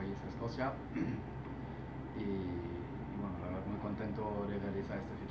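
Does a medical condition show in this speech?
No.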